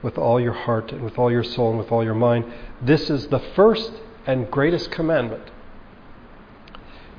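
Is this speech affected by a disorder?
No.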